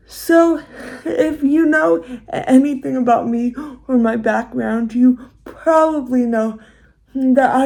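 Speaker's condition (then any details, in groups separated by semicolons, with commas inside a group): Cerebral palsy, severe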